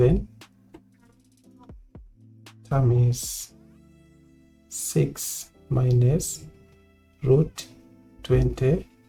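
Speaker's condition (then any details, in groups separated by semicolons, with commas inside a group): No condition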